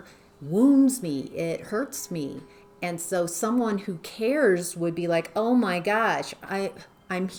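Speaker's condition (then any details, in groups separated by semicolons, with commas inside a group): No condition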